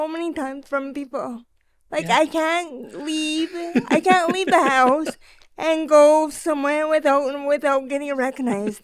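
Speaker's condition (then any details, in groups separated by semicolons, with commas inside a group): Cerebral palsy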